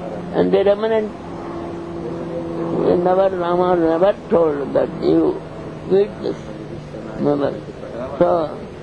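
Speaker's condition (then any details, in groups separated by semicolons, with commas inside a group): Deafness; cannot hear audience questions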